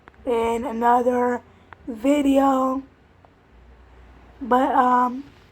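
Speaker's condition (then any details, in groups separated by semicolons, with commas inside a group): Cerebral palsy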